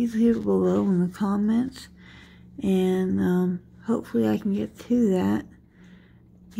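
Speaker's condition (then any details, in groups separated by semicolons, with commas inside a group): Dystonia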